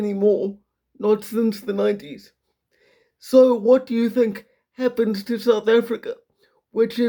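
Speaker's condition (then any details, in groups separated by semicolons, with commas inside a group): Quadriplegic cerebral palsy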